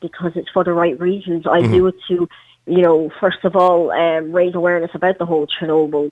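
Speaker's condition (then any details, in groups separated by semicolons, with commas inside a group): Cleft palate; congenital, prosthetic limb since 12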